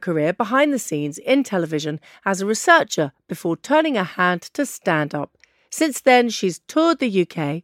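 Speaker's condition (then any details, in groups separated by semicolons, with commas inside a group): No condition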